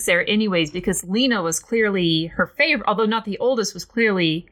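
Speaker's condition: No condition

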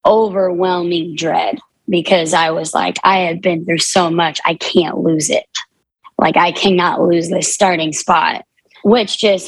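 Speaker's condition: Cleft palate; cleft palate present from birth

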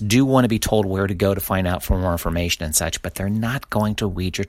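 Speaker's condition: No condition

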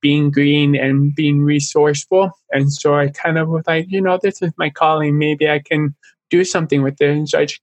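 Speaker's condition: Deafness, born deaf in both ears; no full sentences until age five

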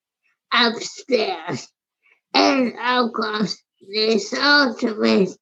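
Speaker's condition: Primary lateral sclerosis; wheelchair use

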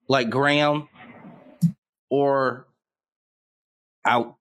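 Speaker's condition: No condition

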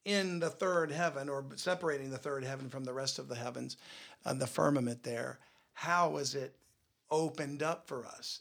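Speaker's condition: No condition

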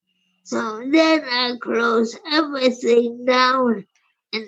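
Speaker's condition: Primary lateral sclerosis; about 20 years, age 80, falls, poor walking, wheelchair, diagnosed by Dr. Macken; slurred speech, swallowing difficulty at first exam by Dr. Levitz, Lehigh Neurology, speech later forced quitting

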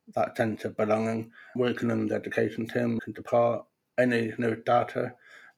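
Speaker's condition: Profound deafness; diagnosed at 18 months

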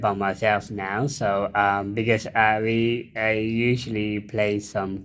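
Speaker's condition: Down syndrome; intellectual disability

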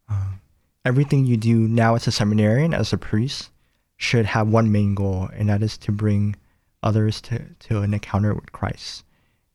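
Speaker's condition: Cleft palate; nose and lip

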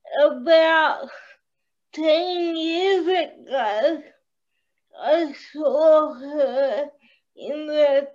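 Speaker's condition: Cerebral palsy

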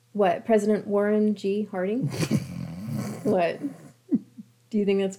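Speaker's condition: No condition

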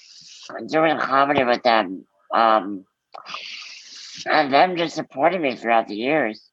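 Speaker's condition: Muscular dystrophy; good public speaker, public speaking for over two thirds of life

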